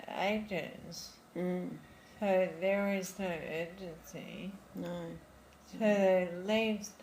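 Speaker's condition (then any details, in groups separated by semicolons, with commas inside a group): Friedreich's ataxia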